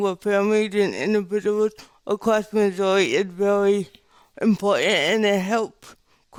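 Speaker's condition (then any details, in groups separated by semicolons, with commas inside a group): Cerebral palsy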